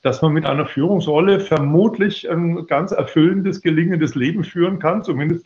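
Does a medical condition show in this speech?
No.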